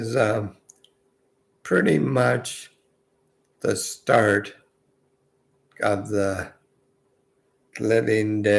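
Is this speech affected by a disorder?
Yes: multiple sclerosis.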